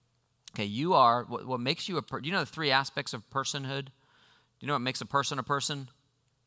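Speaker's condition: No condition

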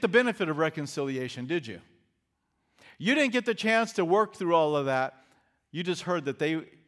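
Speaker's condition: No condition

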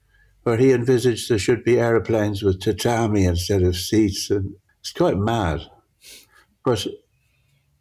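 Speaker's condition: Parkinson's; difficulty judging near and far

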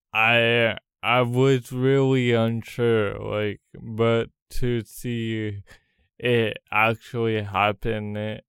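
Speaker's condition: Cerebral palsy; congenital

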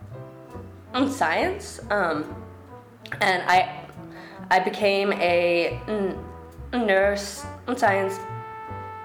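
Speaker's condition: Stutter; stutter since childhood, avoided oral communication in earlier life; speaks with audible stutter in this recording; often stutters over own name, listeners think name forgotten, listeners may need time to adjust; repeated sounds

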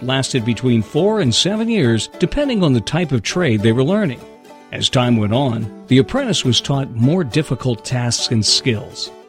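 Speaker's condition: No condition

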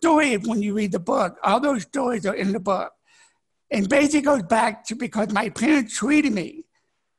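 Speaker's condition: Deafness; born deaf, partially blind, learning disability, sign language learned at 21, broke neck, head injury, two strokes, paralyzed once; could not speak until age ten

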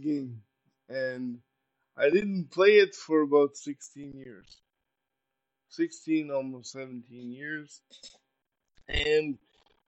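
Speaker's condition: Cerebral palsy; uses power wheelchair

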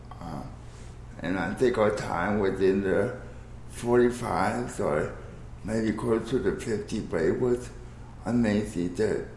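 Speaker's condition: Cerebral palsy; cerebral palsy with body spasms and gyrations; daily fight against body spasms and gyrations

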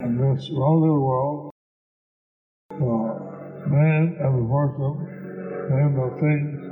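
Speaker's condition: Stroke with facial paralysis; half of face paralyzed; hard to understand for unfamiliar listeners, Deva Madhava repeats speech aloud

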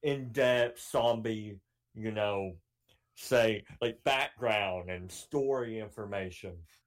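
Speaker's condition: Cleft palate; cleft palate since childhood

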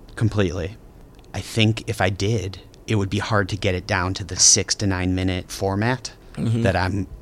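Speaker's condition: No condition

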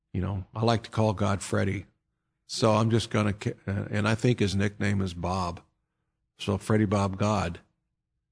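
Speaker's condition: No condition

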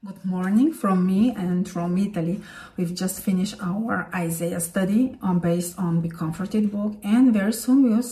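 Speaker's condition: No condition

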